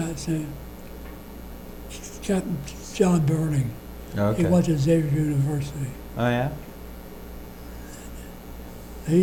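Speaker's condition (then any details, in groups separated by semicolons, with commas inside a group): Parkinson's disease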